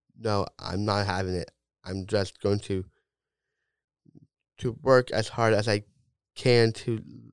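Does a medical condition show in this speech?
Yes: Down syndrome; self-described natural gift in talking, loves talking to crowds, public speaker, gave TED talk.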